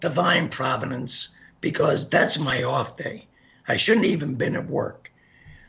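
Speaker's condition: Gunshot injury to voice box; bullet still lodged behind carotid artery

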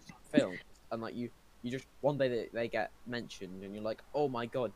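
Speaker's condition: No condition

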